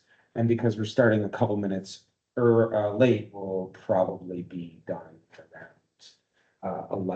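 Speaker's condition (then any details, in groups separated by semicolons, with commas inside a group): No condition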